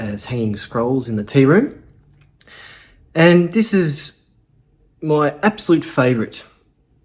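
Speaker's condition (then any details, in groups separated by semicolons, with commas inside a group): No condition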